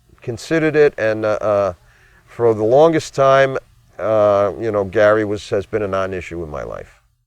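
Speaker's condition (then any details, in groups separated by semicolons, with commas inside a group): No condition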